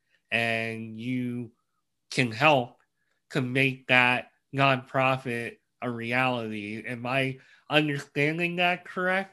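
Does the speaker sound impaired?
Yes: cleft lip and palate; congenital cleft lip and palate, craniofacial condition, many obstacles in life.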